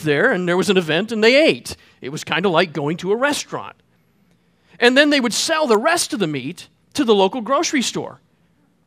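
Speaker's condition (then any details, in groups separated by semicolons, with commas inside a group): No condition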